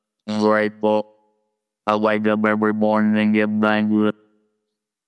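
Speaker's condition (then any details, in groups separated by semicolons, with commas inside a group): Laryngectomy, total laryngectomy with electrolarynx; hard to understand at first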